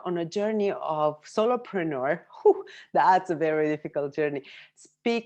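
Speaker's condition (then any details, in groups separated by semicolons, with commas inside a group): No condition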